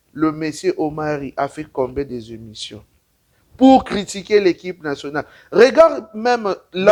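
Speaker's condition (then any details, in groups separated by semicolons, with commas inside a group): No condition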